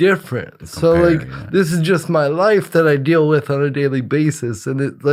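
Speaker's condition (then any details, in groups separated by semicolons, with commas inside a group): Cerebral palsy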